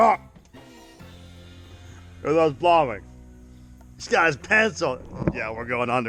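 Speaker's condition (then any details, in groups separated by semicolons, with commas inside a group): No condition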